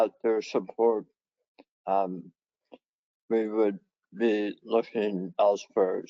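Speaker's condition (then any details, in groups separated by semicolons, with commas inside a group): Head and neck cancer surgery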